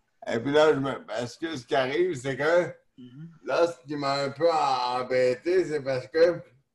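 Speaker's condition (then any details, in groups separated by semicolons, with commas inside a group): Neonatal cerebral palsy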